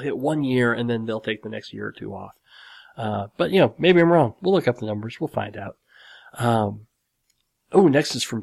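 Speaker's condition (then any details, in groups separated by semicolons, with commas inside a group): Cleft lip and palate; nose still slightly crooked, large dent in skull at graft site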